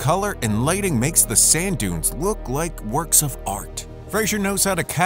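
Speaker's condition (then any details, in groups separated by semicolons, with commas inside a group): No condition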